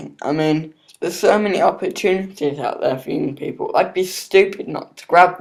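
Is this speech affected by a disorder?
Yes: cerebral palsy; not fully independent.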